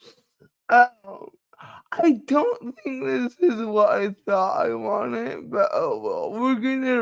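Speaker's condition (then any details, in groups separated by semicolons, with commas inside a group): Cerebral palsy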